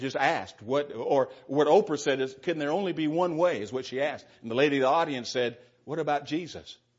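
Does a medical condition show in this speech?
No.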